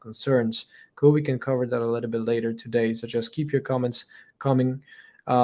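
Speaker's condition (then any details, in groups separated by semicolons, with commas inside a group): No condition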